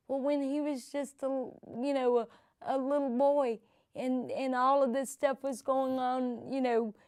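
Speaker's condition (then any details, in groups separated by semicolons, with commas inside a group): Cerebral palsy; present from birth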